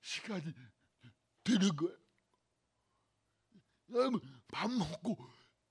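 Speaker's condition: Cerebral palsy; worsening

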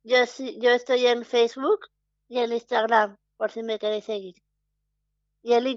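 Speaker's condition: Down syndrome; interviewed by telephone

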